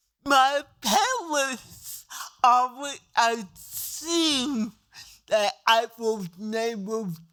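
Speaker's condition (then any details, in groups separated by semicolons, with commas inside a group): Cerebral palsy; diplegia, multiple surgeries; diagnosed at age two; speech therapy in childhood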